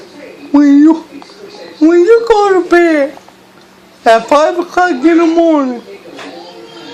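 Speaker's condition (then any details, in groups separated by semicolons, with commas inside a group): Cerebral palsy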